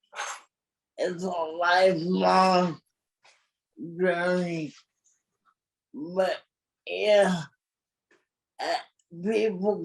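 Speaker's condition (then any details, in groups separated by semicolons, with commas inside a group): Cerebral palsy; from birth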